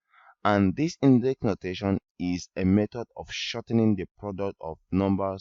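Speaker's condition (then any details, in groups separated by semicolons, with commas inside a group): No condition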